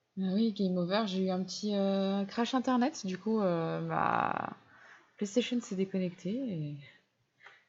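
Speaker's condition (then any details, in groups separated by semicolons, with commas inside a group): No condition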